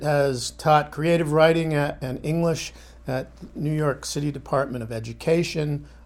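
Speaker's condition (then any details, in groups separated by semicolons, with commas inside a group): No condition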